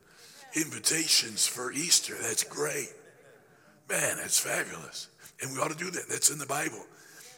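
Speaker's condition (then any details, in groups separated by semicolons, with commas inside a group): Laryngeal cancer after radiation; growth on voice box, treated with radiation and chemotherapy, voice box not removed; started preaching in a whisper, voice gaining strength, still affected, apologizes for listener discomfort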